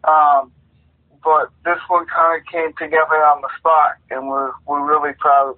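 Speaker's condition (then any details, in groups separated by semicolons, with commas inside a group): Cerebral palsy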